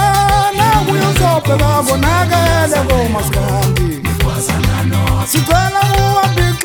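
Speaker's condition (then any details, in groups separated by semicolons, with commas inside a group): No condition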